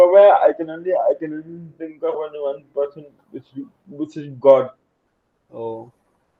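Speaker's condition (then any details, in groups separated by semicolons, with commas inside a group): Cerebral palsy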